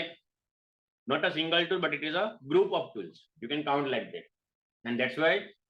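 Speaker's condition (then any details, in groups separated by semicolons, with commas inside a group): No condition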